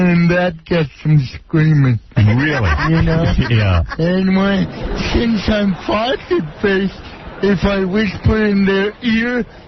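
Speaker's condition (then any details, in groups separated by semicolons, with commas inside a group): Cerebral palsy; walks with walker; speech impaired, speaks very slowly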